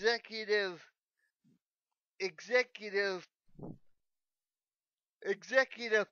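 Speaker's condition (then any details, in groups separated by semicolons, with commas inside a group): Cerebral palsy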